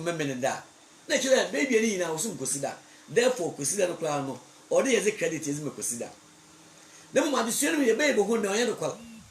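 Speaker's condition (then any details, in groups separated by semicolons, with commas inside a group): No condition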